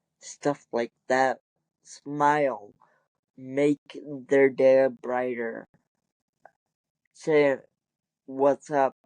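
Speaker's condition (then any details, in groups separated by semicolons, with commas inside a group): Cerebral palsy; wheelchair user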